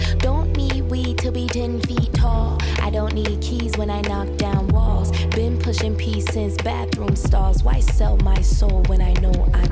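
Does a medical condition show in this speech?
No.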